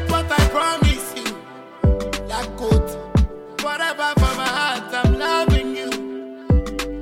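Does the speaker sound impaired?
No.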